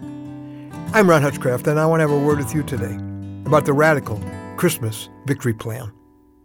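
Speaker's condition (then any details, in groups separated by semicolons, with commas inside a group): No condition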